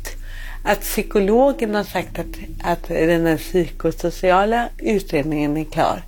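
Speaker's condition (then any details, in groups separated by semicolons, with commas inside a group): Cerebral palsy; balance difficulty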